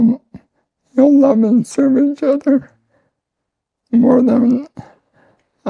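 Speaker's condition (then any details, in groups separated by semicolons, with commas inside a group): ALS; slowly progressing form, arms, legs, voice, lungs affected; onset about 7.5 years ago, diagnosed 3-4 years ago; voice and lungs affected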